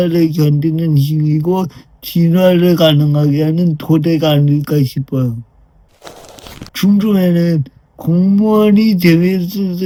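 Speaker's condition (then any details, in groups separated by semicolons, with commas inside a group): Brain lesion disability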